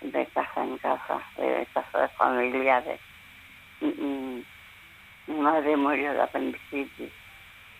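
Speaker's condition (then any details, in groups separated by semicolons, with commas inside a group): Parkinson's disease; lives in care home, forgets names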